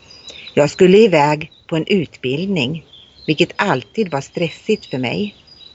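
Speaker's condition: No condition

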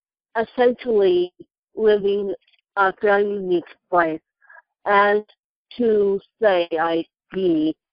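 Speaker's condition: Cerebral palsy; near-fatal back operation in children's hospital left paralysis

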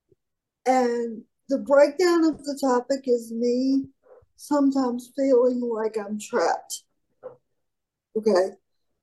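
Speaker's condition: Cerebral palsy; trains mace and clubs

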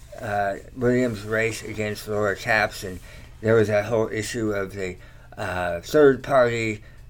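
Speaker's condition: Tongue cancer surgery; slight slur, talks okay

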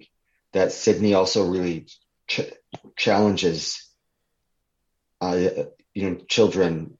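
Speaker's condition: Stuttering; stutter since childhood, ongoing as adult; unpredictable which words will be hard to say, constant ambush, words felt physically throughout body; repeated sounds, prolonged sounds

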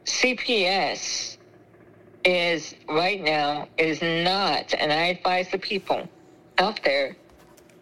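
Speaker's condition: Spinal muscular atrophy; trouble chewing and swallowing, high choking risk, secretions stay in lungs, fluids via feeding tube

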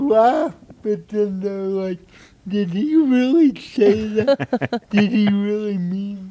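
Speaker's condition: Cerebral palsy; no medication

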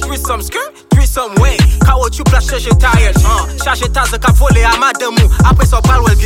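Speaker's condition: No condition

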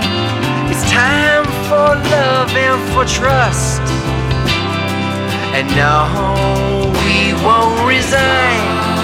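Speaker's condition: No condition

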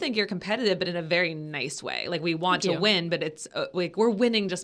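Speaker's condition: No condition

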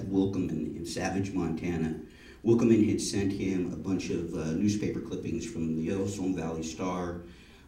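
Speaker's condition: No condition

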